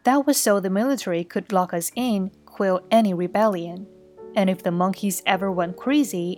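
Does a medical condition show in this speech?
No.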